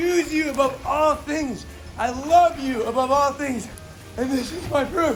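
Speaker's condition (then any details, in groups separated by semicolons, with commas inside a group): No condition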